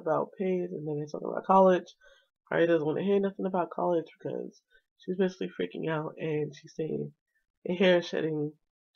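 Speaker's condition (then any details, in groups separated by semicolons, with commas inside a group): No condition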